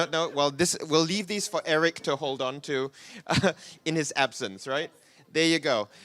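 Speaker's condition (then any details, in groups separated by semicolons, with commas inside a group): No condition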